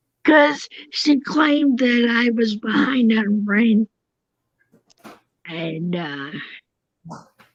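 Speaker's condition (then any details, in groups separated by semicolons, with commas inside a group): Cerebral palsy; tracheotomy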